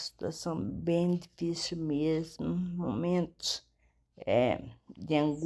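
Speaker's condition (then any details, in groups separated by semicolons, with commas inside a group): Cerebellar ataxia; about 5 years since onset, age 52, wheelchair, physiotherapy, medication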